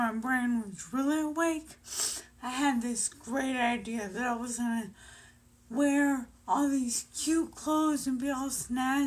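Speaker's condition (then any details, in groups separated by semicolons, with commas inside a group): Brain injury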